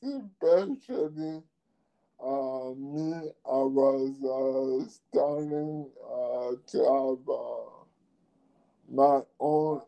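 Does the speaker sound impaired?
Yes: ALS; diagnosed at age 27; nearly 10 years since diagnosis, progressing, still speaking with own voice; voice box going, slurred speech, speaks very slowly, hard to hear.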